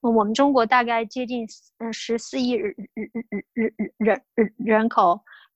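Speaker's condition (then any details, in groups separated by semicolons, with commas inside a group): Stuttering; since childhood, no family history, self-help groups in US, self-help book and three tapes in high school; can now disclose stuttering after nearly 20 years, still ashamed of visible struggle behaviors; blocks where unable to speak, tries hard to avoid stuttering, looks away during stutters; repeated sounds, prolonged sounds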